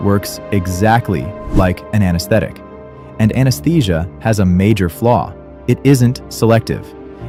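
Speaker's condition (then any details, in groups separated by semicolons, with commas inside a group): No condition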